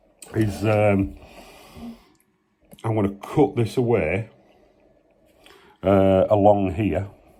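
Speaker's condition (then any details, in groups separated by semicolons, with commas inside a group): No condition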